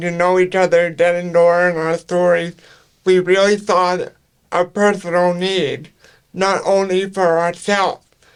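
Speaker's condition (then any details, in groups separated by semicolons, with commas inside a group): Cerebral palsy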